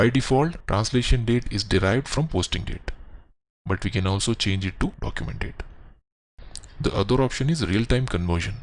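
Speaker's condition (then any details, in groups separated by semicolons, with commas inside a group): No condition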